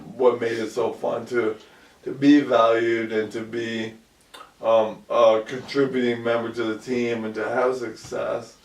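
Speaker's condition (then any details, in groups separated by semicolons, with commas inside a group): ALS; about 2 years since onset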